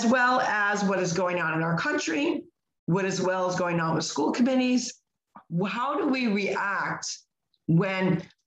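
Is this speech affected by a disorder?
No.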